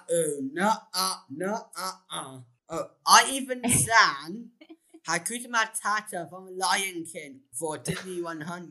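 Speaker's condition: Down syndrome

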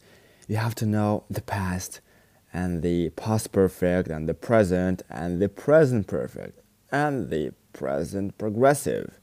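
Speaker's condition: No condition

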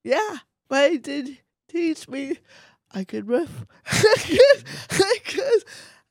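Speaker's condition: Cerebral palsy, mild; voice affected

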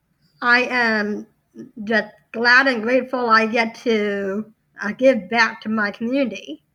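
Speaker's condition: Down syndrome

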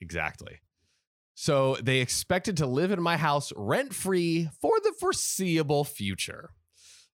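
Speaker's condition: No condition

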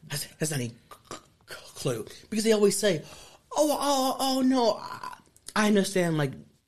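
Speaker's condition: Stutter; stutter since childhood, speech therapist in school; still has a stutter; no stuttering when performing in wrestling ring; repeated sounds

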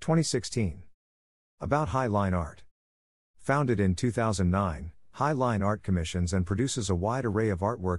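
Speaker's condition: No condition

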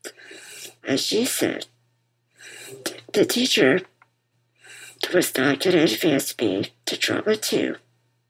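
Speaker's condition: Muscular dystrophy; congenital, diagnosed as toddler, relies on others for daily living, later tracheostomy, 24-hour ventilator, speech lost; wears bipap machine to help breathing; bipap machine audible while speaking

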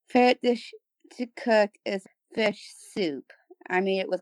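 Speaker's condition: Down syndrome; third copy of the 21st chromosome

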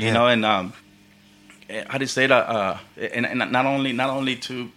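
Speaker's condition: Stuttering; intermittent stutter, cause unknown, possibly tiredness or teasing, formerly avoided speaking from embarrassment; stutters at times, apologises and laughs at self to reset, stutter then goes away; repeated sounds, prolonged sounds

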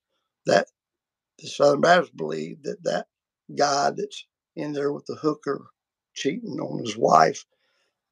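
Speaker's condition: Vocal cord surgery; multiple vocal cord surgeries

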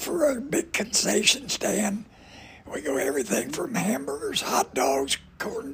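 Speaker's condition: Voice damage from cancer; ongoing cancer fight

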